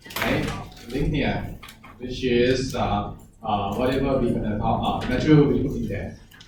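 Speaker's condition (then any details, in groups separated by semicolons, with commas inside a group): No condition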